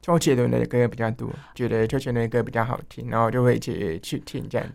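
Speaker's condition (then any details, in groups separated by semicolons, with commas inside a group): Hearing loss; hearing loss from enlarged vestibular aqueduct, long auditory-speech training with therapist 蘇心怡 into junior high, electronic hearing device; occasional vertigo, now more stable, struggles to hear in class, classmates interpret or write, avoids phone work; articulation clear enough, too fast, speeds up and loses breath when absorbed, heavy nasality, mistaken for overseas student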